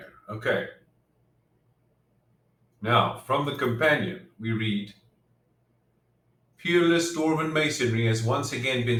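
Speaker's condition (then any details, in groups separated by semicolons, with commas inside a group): No condition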